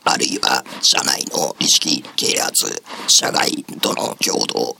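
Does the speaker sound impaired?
Yes: laryngectomy, esophageal speech; 5 cm cervical esophageal cancer at esophageal entrance behind vocal cords, recurred after two years, larynx removed, reoperation; voice lost with larynx removal, single words came after a while, improves with practice.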